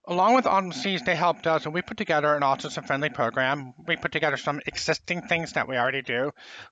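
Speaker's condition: Profound hearing loss; congenital profound hearing loss, about 80% in one ear, 90% in other, late detection; late language development, learned to talk

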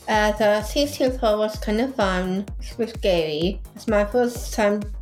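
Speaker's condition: Down syndrome; intellectual disability

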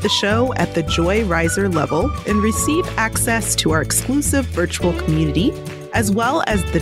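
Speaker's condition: No condition

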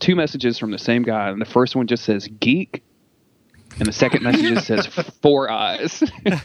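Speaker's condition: No condition

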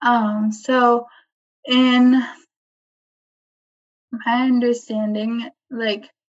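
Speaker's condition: ALS, limb onset; diagnosed at age 25, onset in arms and legs, not bulbar onset; about 10 months since diagnosis, seeing speech language pathologist at clinic, voice and swallowing monitored, voice banking; voice tires and gets close to being lost while talking

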